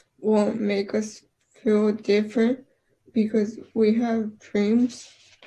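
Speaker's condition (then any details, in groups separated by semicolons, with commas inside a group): Cerebral palsy; childhood physical therapy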